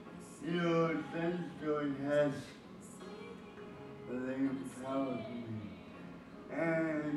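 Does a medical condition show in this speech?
Yes: cerebral palsy.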